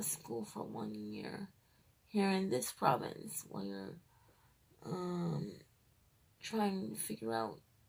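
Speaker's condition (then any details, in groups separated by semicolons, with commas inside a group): Cerebral palsy, triplegia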